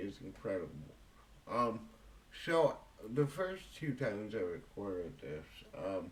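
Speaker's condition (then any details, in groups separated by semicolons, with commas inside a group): Cerebral palsy; speech affected by cerebral palsy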